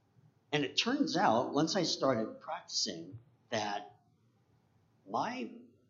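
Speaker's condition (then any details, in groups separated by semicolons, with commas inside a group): Cleft palate; congenital cleft palate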